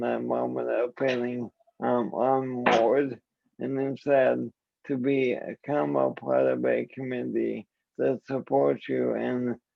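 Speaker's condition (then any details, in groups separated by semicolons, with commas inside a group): ALS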